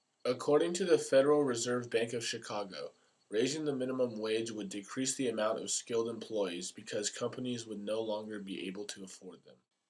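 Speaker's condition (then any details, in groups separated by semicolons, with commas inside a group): No condition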